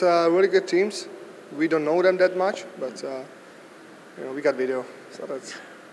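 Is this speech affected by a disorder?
No.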